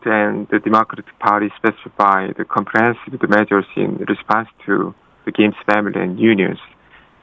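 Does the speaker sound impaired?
No.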